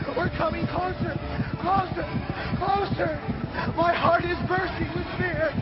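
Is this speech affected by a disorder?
No.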